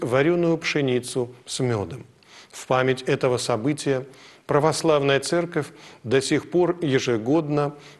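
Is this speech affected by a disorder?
No.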